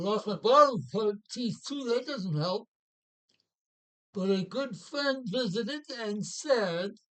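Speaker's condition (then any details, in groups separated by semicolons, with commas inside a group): Parkinson's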